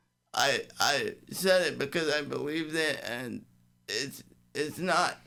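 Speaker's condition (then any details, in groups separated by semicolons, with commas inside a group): Cerebral palsy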